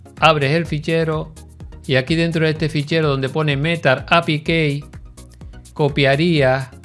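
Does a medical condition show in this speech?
No.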